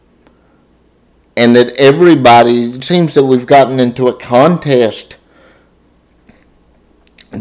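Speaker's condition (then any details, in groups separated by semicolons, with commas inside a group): Cerebral palsy, spastic diplegia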